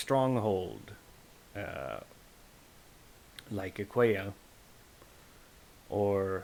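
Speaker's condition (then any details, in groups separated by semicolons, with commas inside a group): No condition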